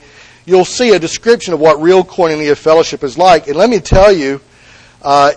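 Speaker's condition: No condition

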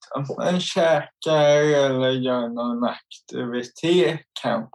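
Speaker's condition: Cerebral palsy; motor skills and balance affected

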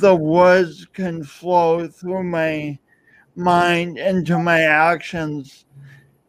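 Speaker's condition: Speech impediment; born a few weeks early

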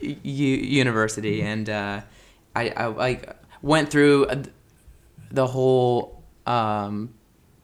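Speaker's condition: Stuttering; no longer uses fluency techniques, stutters openly including in acting; fluent when singing, formerly word switching and circumlocution, hiding caused tension and struggle; repeated sounds, repeated words, prolonged sounds

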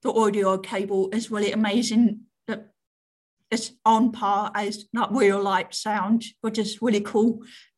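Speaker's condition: Deafness; cochlear implant with audio cable for Zoom and team meetings

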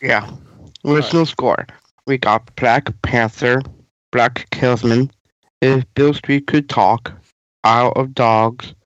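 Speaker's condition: Down syndrome

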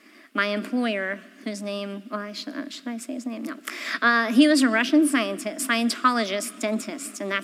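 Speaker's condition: Cleft palate; congenital

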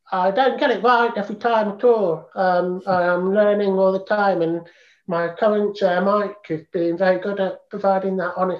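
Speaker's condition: Profound deafness; congenital

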